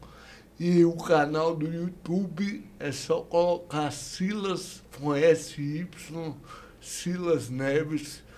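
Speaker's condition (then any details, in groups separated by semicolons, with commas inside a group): Cerebral palsy; years of speech therapy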